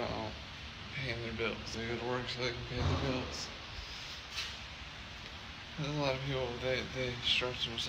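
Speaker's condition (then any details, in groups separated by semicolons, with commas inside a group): Traumatic brain injury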